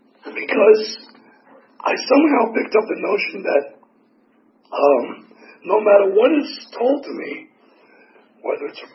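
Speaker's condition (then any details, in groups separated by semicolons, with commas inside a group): Tracheotomy; tracheotomy for 4 years, 8 surgeries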